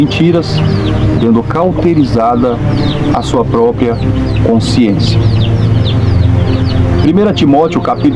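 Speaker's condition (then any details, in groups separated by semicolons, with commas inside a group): No condition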